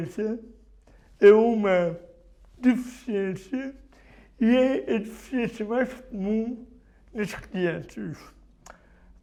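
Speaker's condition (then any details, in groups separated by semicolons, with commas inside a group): Cerebral palsy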